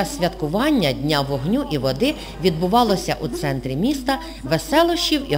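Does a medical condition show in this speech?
No.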